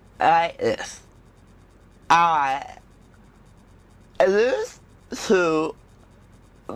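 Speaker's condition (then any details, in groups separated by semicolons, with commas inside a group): Cerebral palsy (acted)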